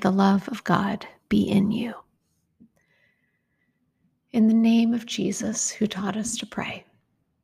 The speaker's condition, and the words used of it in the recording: No condition.